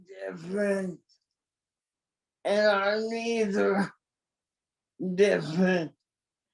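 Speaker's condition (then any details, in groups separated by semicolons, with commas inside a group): Cerebral palsy; from birth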